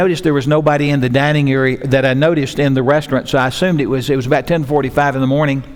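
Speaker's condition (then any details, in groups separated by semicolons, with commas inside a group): No condition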